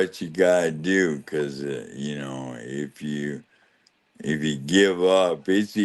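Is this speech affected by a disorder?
Yes: ALS; losing ability to talk and swallow.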